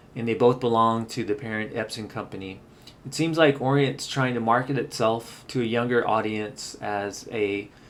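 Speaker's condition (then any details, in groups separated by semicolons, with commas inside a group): No condition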